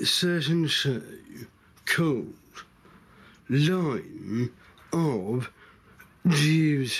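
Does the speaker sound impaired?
Yes: Down syndrome; three copies of chromosome 21, from birth; told when very young would never read or speak.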